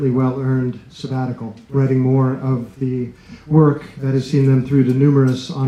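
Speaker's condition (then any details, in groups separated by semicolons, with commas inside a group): No condition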